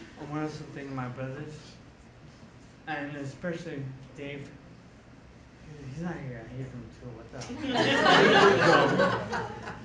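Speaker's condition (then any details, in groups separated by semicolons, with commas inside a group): Traumatic brain injury; ataxia affecting balance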